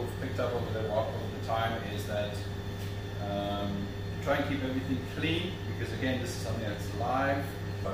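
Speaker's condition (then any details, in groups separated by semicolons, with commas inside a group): No condition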